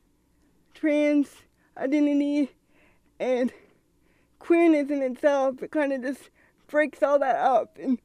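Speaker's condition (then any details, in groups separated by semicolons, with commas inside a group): Cerebral palsy; congenital, present since birth, diagnosed by doctor, unable to walk, uses wheelchair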